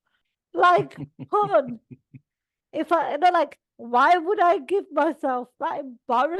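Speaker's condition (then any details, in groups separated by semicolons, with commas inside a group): Cerebral palsy; all four limbs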